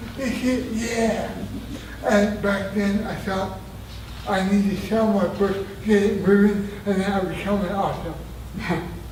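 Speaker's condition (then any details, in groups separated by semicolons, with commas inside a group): Traumatic brain injury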